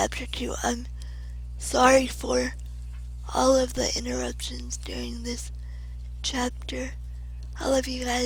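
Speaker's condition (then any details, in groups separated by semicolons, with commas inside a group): Cerebral palsy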